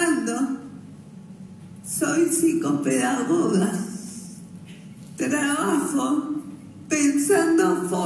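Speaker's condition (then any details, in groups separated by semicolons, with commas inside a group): Cerebral palsy; respiratory arrest at birth; speech affected by condition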